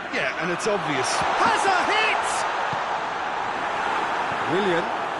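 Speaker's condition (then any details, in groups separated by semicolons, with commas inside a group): No condition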